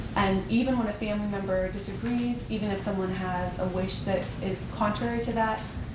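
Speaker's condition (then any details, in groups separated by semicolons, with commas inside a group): No condition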